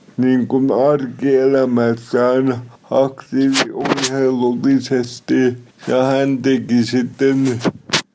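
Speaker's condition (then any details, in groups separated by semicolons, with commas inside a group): Cerebral palsy; from birth, hypoxia when stuck on mother's tailbone during delivery, mainly mobility impairment, limits movement, speech; Nigerian assistant acts as hands for 7 years, turns book pages, helps make sign of cross; somewhat unclear, self-described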